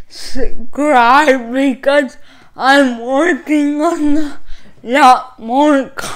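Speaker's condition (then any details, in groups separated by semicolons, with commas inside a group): Cerebral palsy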